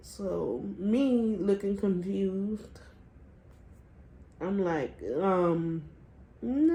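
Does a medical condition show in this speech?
Yes: cerebral palsy.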